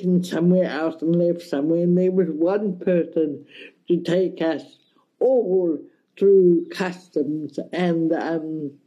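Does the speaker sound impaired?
Yes: cerebral palsy, mild; speech affected a bit.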